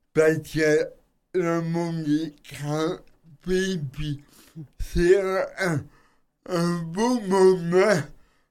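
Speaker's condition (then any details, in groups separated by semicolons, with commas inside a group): Cerebral palsy; from birth, drives a truck, does almost everything in own way; self-described as speaking a bit oddly, host says speech not odd at all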